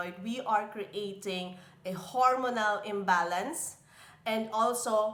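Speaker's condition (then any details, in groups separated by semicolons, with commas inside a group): No condition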